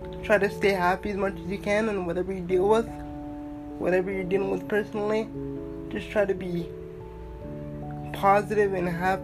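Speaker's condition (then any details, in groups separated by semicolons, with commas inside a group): Cerebral palsy; physical disability, uses wheelchair, unable to walk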